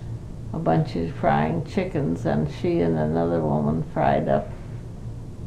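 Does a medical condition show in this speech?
Yes: Parkinson's disease; 5 years since onset, not very able to do much, cannot live alone.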